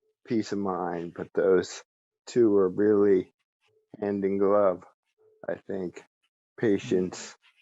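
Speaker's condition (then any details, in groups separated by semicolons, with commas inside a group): ALS; speech still preserved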